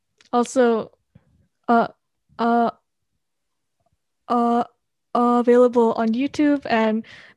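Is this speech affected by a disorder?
Yes: stuttering; childhood onset, several speech therapists, then therapy with Lauren McGill in third and fourth grade, later gap; still stutters, working on self-advocacy and telling people about stuttering; stuttered more at home than at school as child, attributed to comfort with parents; here blocks.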